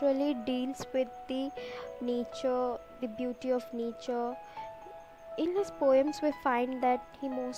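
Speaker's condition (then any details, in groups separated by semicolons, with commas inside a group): No condition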